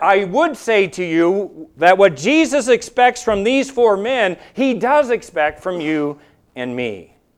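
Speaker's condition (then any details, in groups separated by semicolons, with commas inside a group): No condition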